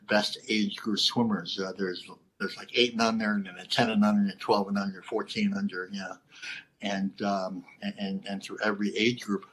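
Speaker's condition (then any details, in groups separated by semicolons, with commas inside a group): Cleft lip and palate; lisp, stuttering and unclear speech as a child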